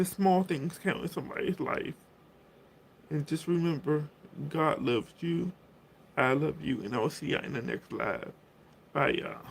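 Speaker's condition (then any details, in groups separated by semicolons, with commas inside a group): Cerebral palsy; 16 surgeries, wrist straightening, both knees reconstructed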